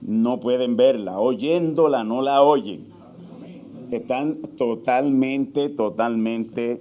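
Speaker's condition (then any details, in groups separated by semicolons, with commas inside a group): No condition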